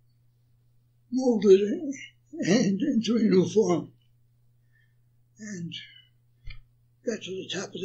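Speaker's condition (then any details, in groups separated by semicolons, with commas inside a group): Parkinson's; attributed to Agent Orange exposure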